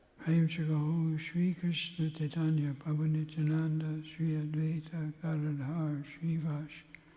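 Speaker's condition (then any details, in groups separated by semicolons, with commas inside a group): Parkinson's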